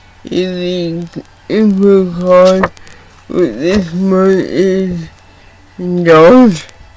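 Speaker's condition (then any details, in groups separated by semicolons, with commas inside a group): Cerebral palsy; neurological disorder, affects hand movements; slurred speech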